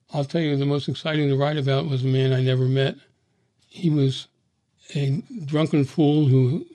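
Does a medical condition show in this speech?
Yes: Parkinson's; Parkinson's diagnosed at age 62, died a few months after recording; progressing rapidly, body failing during travel in Spain and Cuba, no longer able to travel.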